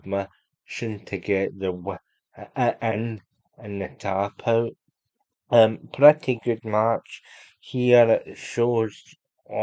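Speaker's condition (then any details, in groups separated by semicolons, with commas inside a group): Cerebral palsy; unable to walk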